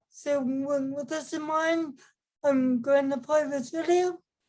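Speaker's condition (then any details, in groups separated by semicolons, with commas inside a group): Cerebral palsy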